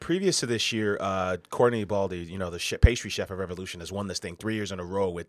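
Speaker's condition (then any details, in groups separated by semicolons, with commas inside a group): No condition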